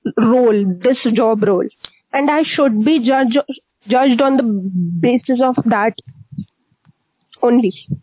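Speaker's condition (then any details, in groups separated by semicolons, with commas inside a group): Stammering; stammering since class 4, returned when father hospitalized, psychological cause per self, tried self-help videos and reading; stammers more with new people, when nervous or judged, e.g. interviews, meetings; eases with more talking; repeated sounds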